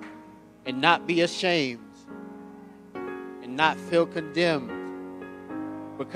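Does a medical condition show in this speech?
No.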